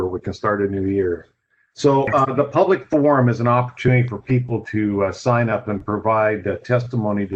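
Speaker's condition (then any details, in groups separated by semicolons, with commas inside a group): No condition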